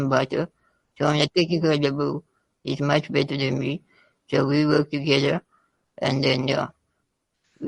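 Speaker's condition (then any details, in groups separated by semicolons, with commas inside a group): Spinal muscular atrophy type 2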